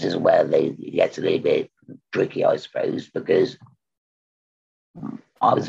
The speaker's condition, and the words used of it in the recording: Laryngectomy. I think probably my voice is probably better now than it was.